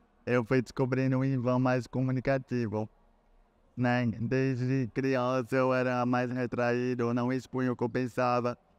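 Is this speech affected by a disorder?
Yes: cerebral palsy.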